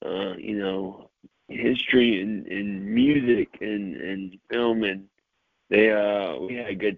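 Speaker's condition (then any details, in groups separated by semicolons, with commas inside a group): Cerebral palsy, mild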